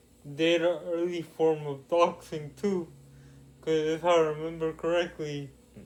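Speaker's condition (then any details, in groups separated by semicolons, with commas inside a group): Cerebral palsy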